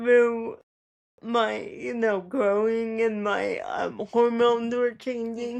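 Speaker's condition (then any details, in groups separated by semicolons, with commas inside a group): Cerebral palsy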